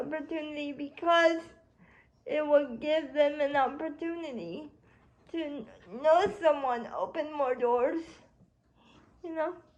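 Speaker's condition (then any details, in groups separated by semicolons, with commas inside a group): Cerebral palsy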